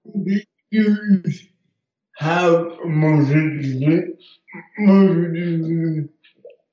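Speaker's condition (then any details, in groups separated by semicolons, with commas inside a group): Cerebral palsy; severe, from birth, wheelchair most of day, right arm and hand not working, left arm works; nearly incomprehensible impediment, likened to thick accent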